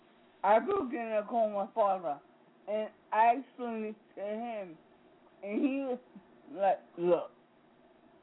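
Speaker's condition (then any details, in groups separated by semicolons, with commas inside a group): Speech impediment; disability; sees speech therapist, practices breathing by hosting Blog Talk Radio show; sometimes gets stuck, breath won't push words out, speech very clear today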